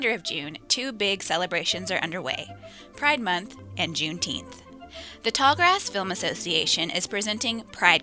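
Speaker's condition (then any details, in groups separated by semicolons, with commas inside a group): No condition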